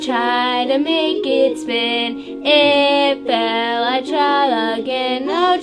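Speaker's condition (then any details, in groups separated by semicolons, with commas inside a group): No condition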